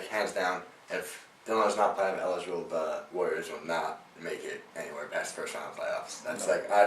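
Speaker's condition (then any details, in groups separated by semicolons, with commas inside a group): No condition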